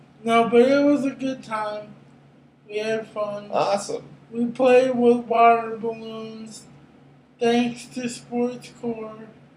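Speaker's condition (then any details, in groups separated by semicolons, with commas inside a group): Cerebral palsy; brain injury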